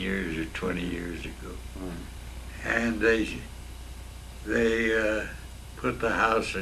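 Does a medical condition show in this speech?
Yes: myasthenia gravis; neurological.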